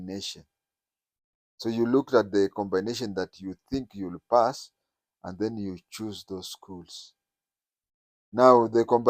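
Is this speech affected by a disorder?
No.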